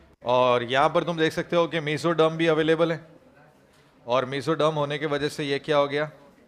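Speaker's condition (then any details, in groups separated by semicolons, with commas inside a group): No condition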